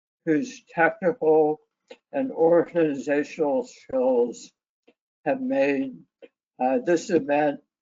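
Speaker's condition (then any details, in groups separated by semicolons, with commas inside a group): Head and neck cancer; left vagus nerve severed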